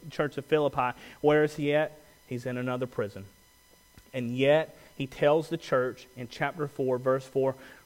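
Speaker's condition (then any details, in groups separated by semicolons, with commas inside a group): No condition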